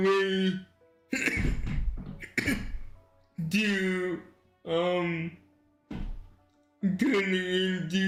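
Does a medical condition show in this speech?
Yes: cerebral palsy.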